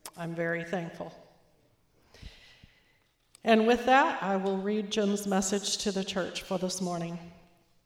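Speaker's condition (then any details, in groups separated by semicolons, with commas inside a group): No condition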